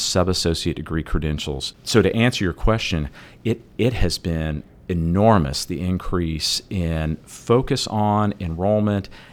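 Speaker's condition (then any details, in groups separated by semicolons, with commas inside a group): No condition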